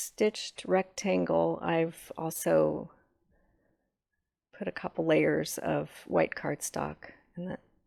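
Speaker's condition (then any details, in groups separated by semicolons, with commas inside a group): No condition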